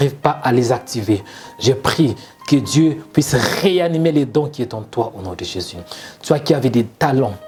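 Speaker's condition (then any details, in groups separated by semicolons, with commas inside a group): No condition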